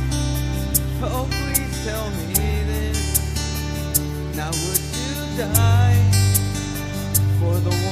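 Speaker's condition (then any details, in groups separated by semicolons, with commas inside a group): No condition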